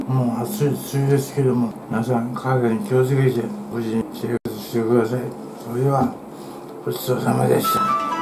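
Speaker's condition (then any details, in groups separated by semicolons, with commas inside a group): Tongue cancer, partial glossectomy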